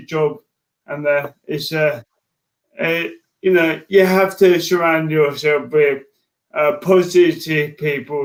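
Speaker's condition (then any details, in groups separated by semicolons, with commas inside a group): Motor neurone disease; diagnosed 2.5 years ago, onset 3.5 years ago; slow, slurred speech, early sign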